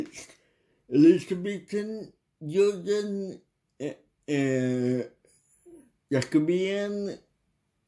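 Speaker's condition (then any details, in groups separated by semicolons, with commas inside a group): Cerebral palsy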